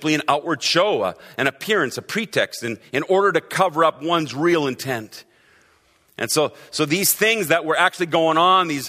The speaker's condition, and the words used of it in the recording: No condition.